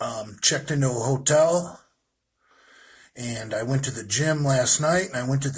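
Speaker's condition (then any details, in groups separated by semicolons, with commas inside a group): No condition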